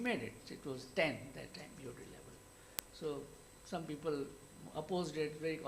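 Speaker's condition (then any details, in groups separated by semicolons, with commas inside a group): No condition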